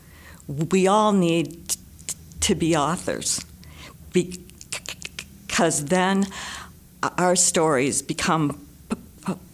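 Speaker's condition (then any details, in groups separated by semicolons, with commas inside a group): Stutter; stutter persisting despite much of life trying to stop, described as incurable; severe stutter, stutters a lot; struggles to speak; prolonged sounds, blocks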